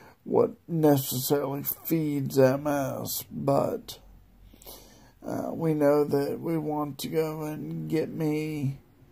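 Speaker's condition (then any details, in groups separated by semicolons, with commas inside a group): Multiple sclerosis; relapsing-remitting progressed to secondary progressive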